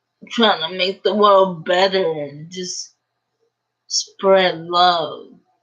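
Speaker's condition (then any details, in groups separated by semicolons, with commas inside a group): Cerebral palsy; uses a wheelchair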